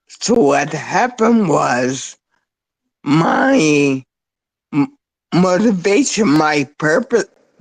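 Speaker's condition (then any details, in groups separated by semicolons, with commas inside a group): Spinocerebellar ataxia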